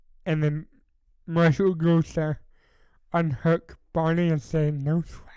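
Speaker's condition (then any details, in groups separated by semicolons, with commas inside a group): Cerebral palsy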